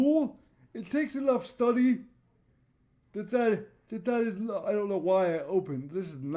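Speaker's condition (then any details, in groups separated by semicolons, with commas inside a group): Cerebral palsy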